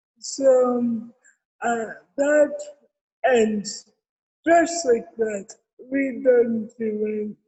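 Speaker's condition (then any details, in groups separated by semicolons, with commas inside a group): Cerebral palsy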